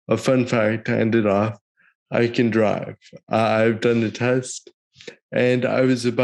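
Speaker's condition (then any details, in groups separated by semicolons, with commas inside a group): Cerebral palsy; present from birth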